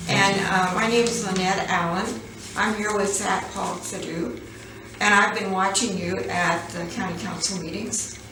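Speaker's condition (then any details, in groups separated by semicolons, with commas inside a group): No condition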